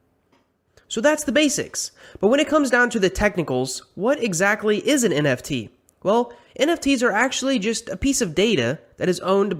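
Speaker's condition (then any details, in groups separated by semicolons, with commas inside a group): No condition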